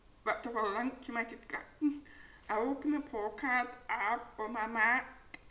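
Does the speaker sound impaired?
Yes: profound deafness; present since birth, struggled with hearing before implant.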